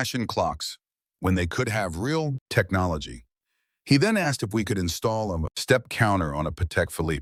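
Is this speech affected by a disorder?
No.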